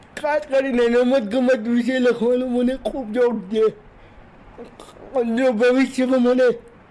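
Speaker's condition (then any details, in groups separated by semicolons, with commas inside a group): Cerebral palsy; cerebral palsy, hands nonfunctional; 80% physical disability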